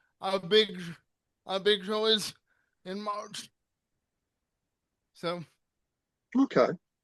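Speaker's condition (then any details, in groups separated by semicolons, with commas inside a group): Cerebral palsy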